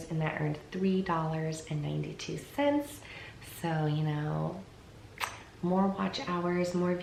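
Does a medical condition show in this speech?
No.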